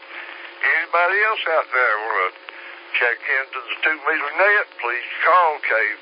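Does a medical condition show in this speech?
Yes: slurred speech; stroke 3 years ago.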